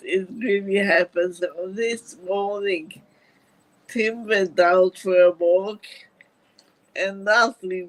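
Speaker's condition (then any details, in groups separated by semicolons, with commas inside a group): Multiple sclerosis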